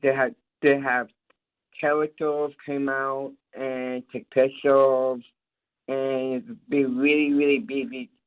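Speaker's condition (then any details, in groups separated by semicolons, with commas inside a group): Down syndrome; describes self as very capable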